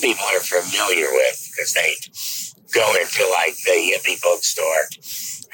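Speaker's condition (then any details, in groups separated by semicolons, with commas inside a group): Laryngectomy; presses on neck daily to talk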